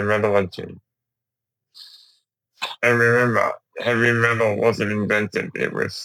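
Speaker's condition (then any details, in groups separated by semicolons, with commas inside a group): Duchenne muscular dystrophy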